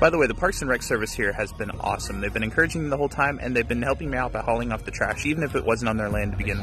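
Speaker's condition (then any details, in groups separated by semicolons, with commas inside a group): No condition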